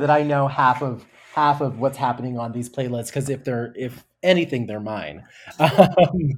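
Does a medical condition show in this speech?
No.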